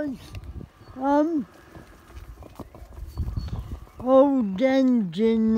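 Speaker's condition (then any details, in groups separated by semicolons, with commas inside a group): Cerebral palsy; spastic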